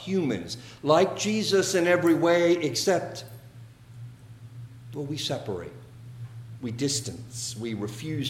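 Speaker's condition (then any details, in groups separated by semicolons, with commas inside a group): No condition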